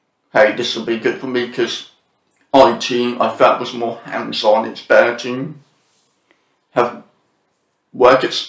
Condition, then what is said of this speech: Deafness. And so that's why I had to do these things called smooth speech therapy.